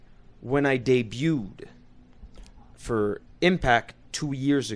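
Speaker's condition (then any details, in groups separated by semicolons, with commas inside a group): No condition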